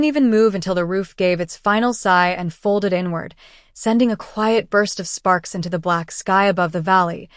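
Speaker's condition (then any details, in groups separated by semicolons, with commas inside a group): No condition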